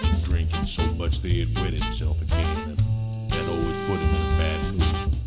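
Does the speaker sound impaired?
No.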